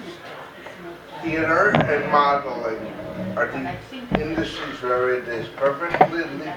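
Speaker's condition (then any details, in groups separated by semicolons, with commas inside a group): Cerebral palsy, mild; mainly affects speech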